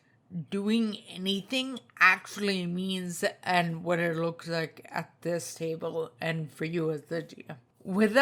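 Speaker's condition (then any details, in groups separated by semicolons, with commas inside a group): Spinocerebellar ataxia type 2, SCA2; tongue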